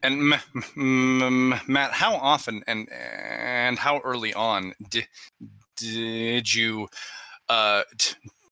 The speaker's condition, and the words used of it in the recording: Stuttering. One of the calls that he had too, where he said it's weird because if you sing, the stutter goes away.